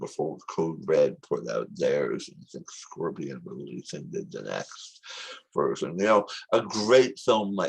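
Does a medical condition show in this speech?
Yes: tongue cancer surgery.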